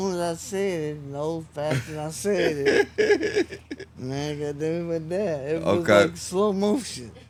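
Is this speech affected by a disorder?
Yes: traumatic brain injury.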